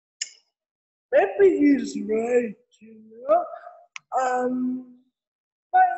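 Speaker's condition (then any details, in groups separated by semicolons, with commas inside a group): Cerebral palsy; from birth in Kenya, did not cry or breathe at birth, incubator for weeks, medical negligence; therapy since six months old, ongoing; other children thought talking different in childhood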